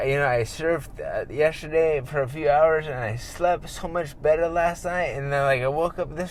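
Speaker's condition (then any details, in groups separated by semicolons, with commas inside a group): Traumatic brain injury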